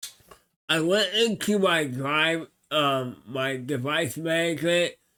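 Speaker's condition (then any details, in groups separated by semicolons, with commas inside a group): Cerebral palsy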